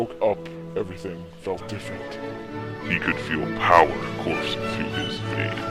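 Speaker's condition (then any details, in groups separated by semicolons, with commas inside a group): No condition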